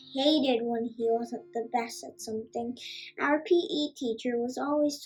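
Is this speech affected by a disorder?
No.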